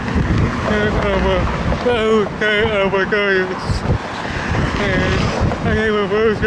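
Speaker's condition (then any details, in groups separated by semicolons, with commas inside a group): Cerebral palsy; speech disability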